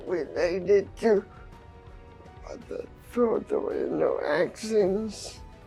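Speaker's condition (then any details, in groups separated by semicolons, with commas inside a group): Athetoid cerebral palsy; athetoid type, present since birth; physical therapy over a decade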